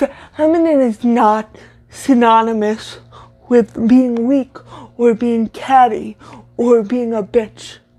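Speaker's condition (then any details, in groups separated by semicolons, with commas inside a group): Cerebral palsy, severe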